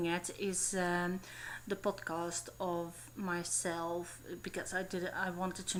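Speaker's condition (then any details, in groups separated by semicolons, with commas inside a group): No condition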